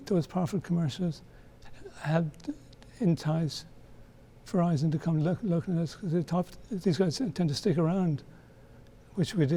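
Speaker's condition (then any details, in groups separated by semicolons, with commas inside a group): Parkinson's disease; deep brain stimulation, left leg onset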